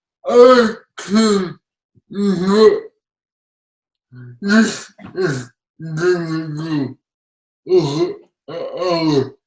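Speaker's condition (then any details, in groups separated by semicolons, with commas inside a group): Cerebral palsy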